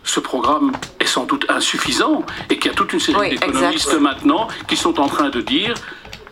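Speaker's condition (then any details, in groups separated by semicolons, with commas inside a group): No condition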